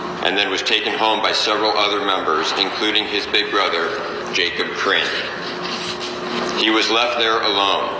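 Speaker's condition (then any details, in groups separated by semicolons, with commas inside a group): No condition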